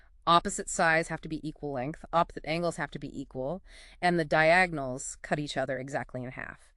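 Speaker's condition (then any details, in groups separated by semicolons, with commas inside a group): No condition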